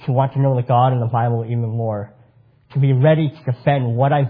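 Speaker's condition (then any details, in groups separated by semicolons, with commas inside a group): Cleft palate; congenital cleft palate, multiple surgeries with long hospital stays in childhood in 80s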